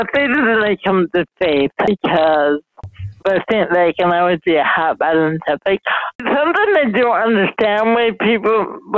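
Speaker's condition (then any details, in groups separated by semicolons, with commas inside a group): Mild cerebral palsy; speech affected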